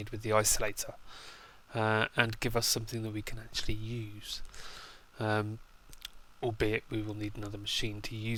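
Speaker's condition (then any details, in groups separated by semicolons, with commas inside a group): No condition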